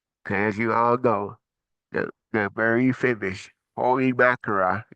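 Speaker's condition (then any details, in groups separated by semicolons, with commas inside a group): Cerebral palsy; from birth, affects brain and body muscles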